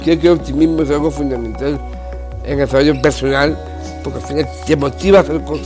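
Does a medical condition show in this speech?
Yes: Down syndrome; congenital, age 44.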